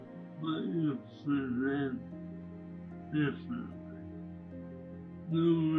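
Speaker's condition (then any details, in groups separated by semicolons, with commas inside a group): ALS; progressive, ongoing losses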